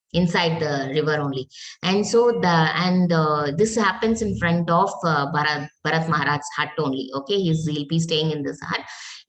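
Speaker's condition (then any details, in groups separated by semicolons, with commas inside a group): No condition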